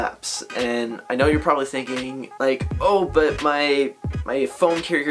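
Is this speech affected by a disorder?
No.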